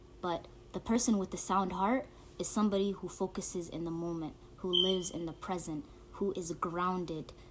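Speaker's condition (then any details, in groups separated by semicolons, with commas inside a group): No condition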